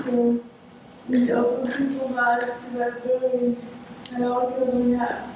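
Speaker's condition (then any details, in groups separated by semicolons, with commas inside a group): Cerebral palsy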